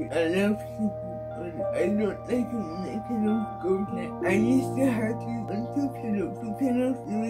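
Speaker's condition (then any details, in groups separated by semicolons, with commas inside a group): Cerebral palsy; wheelchair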